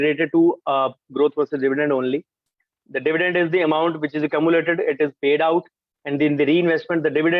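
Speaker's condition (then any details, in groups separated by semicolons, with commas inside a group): No condition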